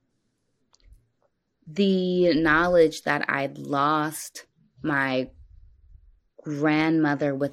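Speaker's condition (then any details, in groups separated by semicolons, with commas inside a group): Stuttering; stuttering since childhood, very severe when younger; still stutters during recording; stutter audible, as warned at the start; used social media to avoid always talking; blocks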